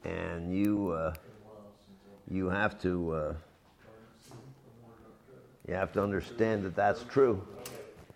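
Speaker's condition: No condition

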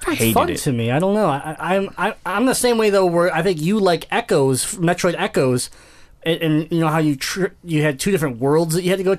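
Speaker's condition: Cleft palate; congenital cleft palate

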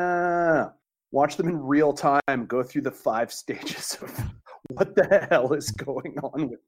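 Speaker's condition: No condition

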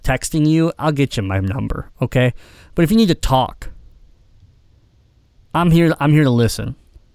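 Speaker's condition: Cleft palate; congenital cleft palate

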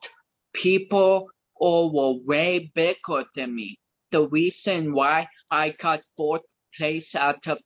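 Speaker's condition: Cerebral palsy; cause: slightly wrapped around neck, affects balance, speech, coordination, childhood walker, wheelchair, crutches, leg braces, helmet, frequent falls

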